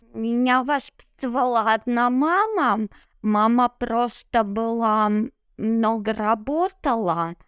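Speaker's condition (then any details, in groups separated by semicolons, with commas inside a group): Cerebral palsy; abnormal gait, needs help on stairs without railings, walks everywhere, no wheelchair, home-schooled as child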